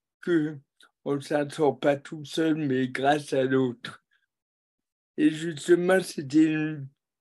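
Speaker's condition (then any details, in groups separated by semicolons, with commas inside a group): Cerebral palsy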